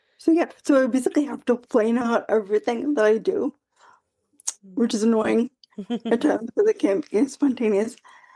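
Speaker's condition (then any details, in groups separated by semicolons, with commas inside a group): Quadriplegic cerebral palsy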